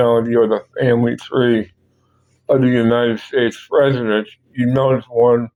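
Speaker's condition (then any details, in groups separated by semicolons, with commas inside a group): Parkinson's; speech impediment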